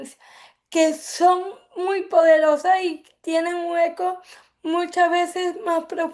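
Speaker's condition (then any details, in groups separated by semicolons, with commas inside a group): Cerebral palsy; affects speech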